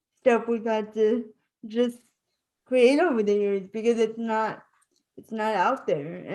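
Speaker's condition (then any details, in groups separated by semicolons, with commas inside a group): Spastic cerebral palsy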